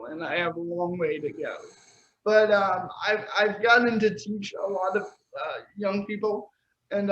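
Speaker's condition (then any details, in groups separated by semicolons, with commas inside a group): Cerebral palsy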